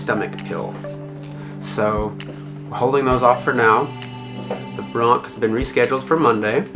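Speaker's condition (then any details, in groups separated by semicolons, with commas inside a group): No condition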